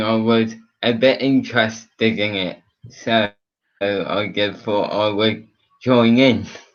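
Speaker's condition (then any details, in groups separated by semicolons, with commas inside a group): Cerebral palsy; affects muscle movements; diagnosed young, tires extremely quickly; speech affected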